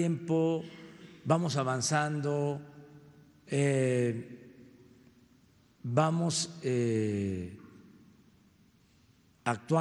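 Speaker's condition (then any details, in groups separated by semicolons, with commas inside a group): No condition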